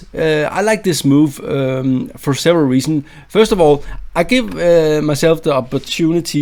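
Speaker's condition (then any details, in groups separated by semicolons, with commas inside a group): No condition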